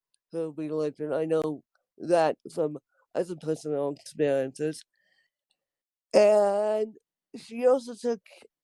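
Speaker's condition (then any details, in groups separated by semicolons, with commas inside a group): Cerebral palsy, mixed, moderate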